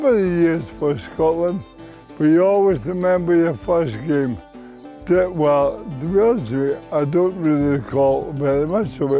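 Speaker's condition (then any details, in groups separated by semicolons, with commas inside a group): Motor neurone disease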